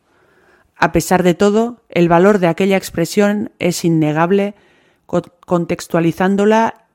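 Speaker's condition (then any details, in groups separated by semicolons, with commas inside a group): No condition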